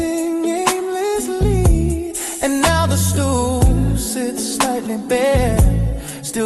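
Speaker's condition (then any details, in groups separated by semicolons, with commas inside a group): No condition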